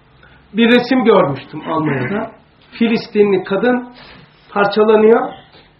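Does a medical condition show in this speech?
No.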